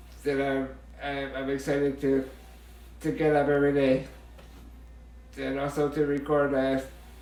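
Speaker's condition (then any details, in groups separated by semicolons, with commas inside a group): Muscular dystrophy, Duchenne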